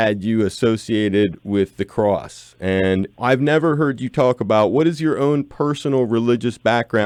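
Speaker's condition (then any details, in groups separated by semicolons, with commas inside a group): No condition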